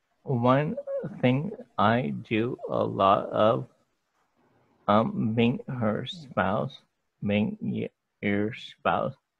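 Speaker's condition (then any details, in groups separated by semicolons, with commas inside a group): ALS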